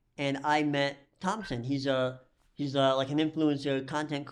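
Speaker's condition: Cleft lip and palate; latest surgery

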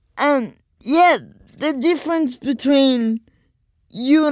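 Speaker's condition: Cerebral palsy; full-time wheelchair user

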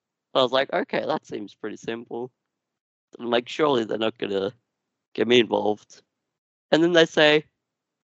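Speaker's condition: Duchenne muscular dystrophy; genetic, progressive

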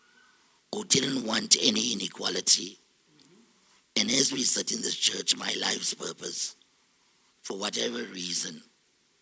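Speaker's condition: Total laryngectomy; relearned speech

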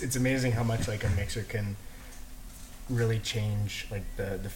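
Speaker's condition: No condition

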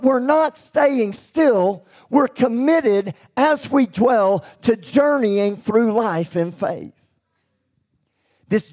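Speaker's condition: Cleft lip and palate; congenital

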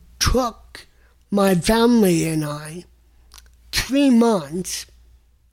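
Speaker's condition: Cerebral palsy; impediment called an accent

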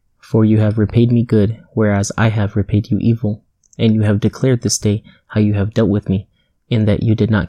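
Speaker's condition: No condition

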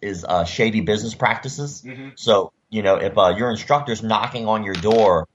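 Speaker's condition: Cleft lip and palate; facial scars from surgeries

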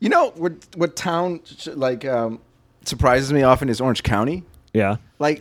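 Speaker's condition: No condition

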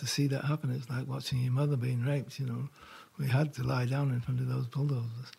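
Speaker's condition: Parkinson's; no typical shaking

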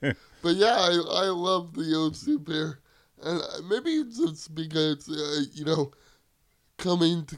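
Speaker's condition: Cerebral palsy; wheelchair user

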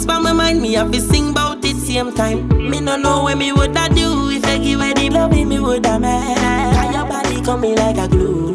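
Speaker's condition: No condition

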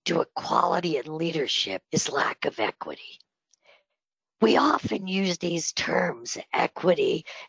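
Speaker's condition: Spasmodic dysphonia; on Botox treatment

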